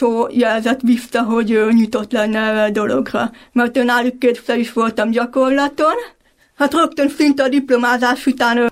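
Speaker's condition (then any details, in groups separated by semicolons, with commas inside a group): Deafblindness (hearing impairment); vision and hearing impairment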